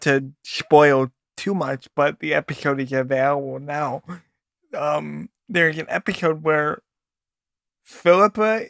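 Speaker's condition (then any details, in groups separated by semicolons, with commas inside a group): Cerebral palsy; draw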